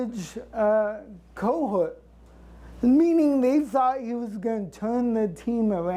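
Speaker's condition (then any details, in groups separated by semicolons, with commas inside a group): Cerebral palsy; since birth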